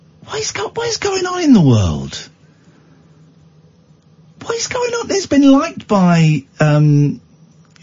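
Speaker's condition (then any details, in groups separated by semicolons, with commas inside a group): No condition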